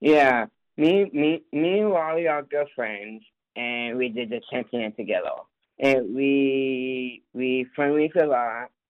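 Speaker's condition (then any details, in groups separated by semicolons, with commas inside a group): Down syndrome; lives independently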